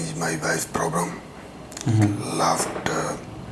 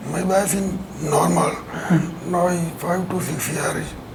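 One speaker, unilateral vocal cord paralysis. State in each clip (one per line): Before voice therapy
After 8 days of voice therapy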